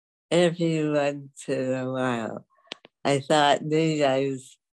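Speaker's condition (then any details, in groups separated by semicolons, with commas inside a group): Dystonia; affects walking and speech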